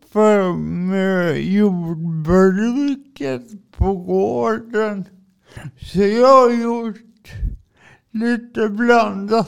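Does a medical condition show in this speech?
Yes: cerebral palsy; from birth, drives adapted car, adaptation applied for via Försäkringskassan.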